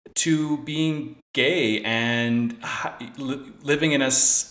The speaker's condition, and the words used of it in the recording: Stuttering. I am a queer healer with a stutter, and I'm here to help you step into your power and to claim your radical self and to be your authentic self.